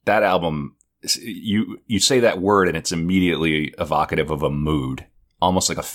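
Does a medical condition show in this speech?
No.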